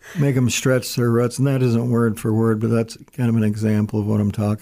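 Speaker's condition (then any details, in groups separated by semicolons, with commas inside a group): Parkinson's disease; stutters and stammers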